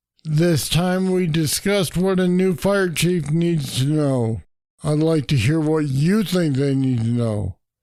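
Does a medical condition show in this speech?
Yes: Parkinson's disease; deep brain stimulators.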